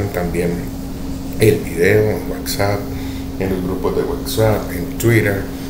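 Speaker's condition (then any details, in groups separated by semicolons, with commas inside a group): No condition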